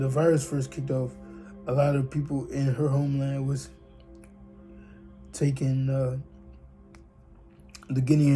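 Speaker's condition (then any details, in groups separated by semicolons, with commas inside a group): Cerebral palsy, spastic diplegia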